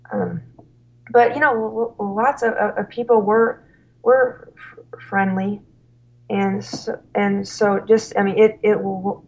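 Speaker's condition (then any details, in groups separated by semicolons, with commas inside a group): Stuttering; severe stuttering at college start, fluency temporarily improved by drinking alcohol, works as school slp; stutters openly, cannot hide it, discloses stuttering to parents, feels in control; noticeable stuttering that cannot be hidden, more fluent when drinking then; repeated sounds, repeated words, prolonged sounds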